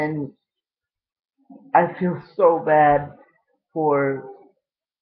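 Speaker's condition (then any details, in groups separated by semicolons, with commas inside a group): Cerebral palsy; lifelong, wheelchair user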